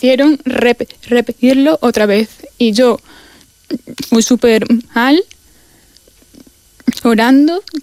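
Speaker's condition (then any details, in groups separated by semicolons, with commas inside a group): Stuttering (disfemia); stuttering since about age 5, little noticed at first, blocks increasing with age, ongoing; getting stuck when speaking, sometimes brief curt answers, withdrawn; repeated sounds, prolonged sounds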